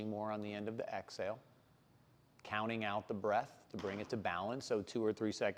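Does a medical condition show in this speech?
No.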